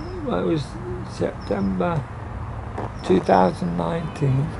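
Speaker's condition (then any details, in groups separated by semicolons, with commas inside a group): Motor neurone disease; wheelchair, one working arm, night ventilation, rapid progression; breathless when talking, shallow breathing, night carbon dioxide build-up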